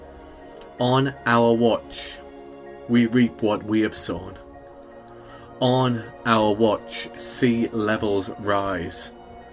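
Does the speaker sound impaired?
No.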